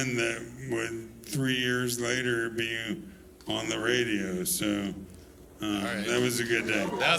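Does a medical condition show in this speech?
Yes: ALS.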